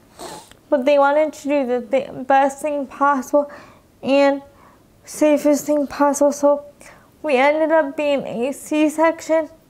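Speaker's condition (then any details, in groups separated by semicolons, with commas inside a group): Cerebral palsy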